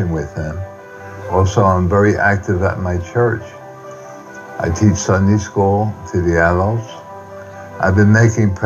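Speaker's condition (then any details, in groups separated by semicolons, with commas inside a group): Tardive dyskinesia; antipsychotic-induced, facial puffing progressing to grimacing; onset several years after medication, very visible symptoms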